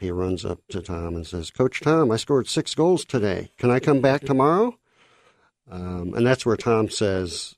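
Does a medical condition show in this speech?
Yes: cleft lip and palate; congenital cleft lip and palate, several unpleasant surgeries in childhood.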